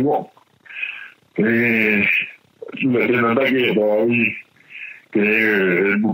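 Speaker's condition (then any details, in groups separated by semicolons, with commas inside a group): Cerebral palsy; great difficulty speaking, noticeable speech difficulty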